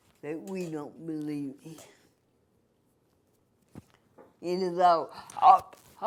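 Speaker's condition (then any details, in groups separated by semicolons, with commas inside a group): Cerebral palsy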